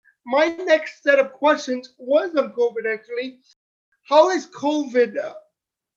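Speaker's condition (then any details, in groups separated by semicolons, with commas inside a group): Cerebral palsy; mobility affected, daily three-hour therapy in Surrey after school from age 7 to 30 kept mobile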